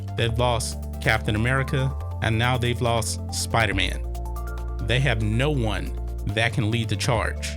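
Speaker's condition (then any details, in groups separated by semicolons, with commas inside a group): No condition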